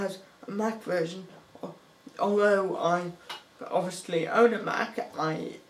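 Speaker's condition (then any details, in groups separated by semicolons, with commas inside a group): Cerebral palsy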